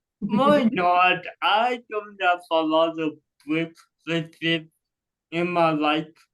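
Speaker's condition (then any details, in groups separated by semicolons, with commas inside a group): Cerebral palsy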